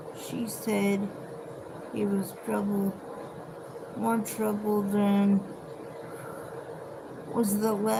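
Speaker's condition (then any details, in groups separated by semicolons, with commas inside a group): Cerebral palsy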